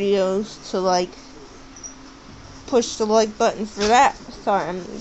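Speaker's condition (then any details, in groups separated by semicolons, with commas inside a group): Cerebral palsy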